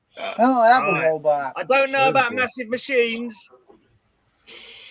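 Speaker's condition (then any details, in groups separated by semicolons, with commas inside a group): No condition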